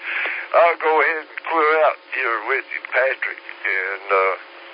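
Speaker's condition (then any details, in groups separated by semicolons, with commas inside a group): Slurred speech; takes 17 different medications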